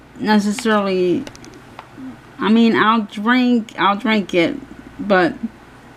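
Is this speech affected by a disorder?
Yes: cerebral palsy; hands affected, shaking.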